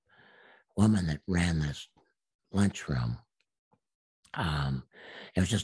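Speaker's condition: Absent vocal cords; speech therapist saw no hope

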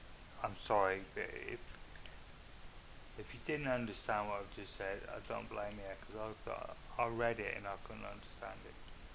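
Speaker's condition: Multiple sclerosis; may be starting to slur words, slowed reading pace

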